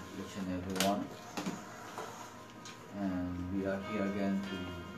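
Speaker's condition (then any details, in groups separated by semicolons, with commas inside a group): No condition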